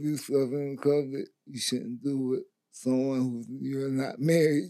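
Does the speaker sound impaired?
Yes: stroke; babbling, uncontrollable drooling, slurred speech mother could not understand at onset, persisted after brain surgery.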